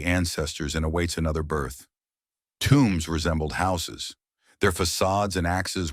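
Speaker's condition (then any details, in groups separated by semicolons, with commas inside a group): No condition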